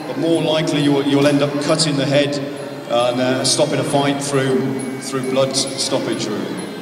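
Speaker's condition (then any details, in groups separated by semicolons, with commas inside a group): No condition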